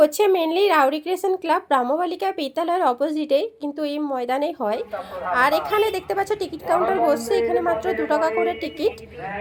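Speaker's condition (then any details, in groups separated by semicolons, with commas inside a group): No condition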